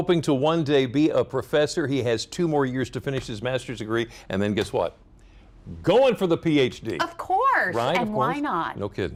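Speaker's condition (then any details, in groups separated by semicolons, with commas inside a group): No condition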